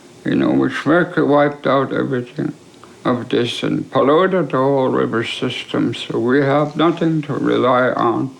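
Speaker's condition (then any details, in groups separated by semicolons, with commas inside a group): ALS; attributed to mercury poisoning; progressive, cannot cut things; affects swallowing and speech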